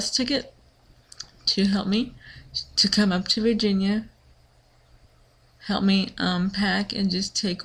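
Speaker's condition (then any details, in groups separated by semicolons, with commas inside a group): Cerebral palsy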